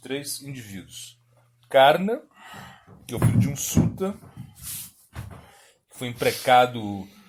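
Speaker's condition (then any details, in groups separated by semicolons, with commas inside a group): No condition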